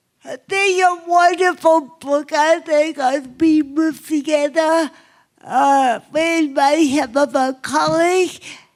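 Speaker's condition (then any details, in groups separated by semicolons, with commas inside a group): Cerebral palsy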